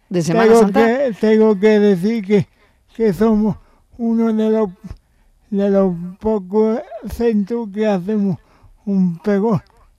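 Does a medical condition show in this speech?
Yes: cerebral palsy; extra support for daily living since birth, Aspace Sevilla day centre for stimulation; needs ongoing support, helped daily by sister and Aspace Sevilla association.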